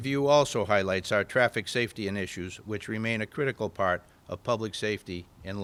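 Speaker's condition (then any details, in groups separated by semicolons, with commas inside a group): No condition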